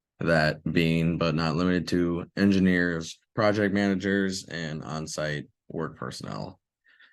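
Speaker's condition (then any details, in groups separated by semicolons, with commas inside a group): No condition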